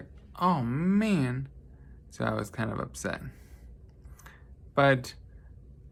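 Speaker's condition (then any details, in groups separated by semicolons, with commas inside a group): Traumatic brain injury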